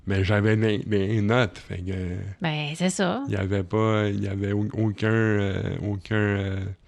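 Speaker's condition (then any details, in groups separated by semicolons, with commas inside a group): Cerebral palsy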